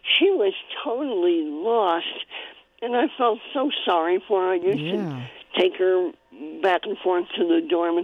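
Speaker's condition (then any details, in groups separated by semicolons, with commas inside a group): Cleft palate; congenital cleft palate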